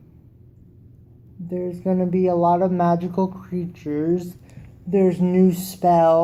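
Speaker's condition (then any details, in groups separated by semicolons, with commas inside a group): Cerebral palsy; wheelchair user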